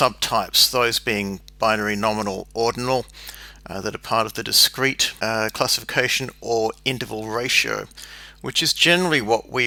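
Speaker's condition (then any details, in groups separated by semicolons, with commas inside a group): No condition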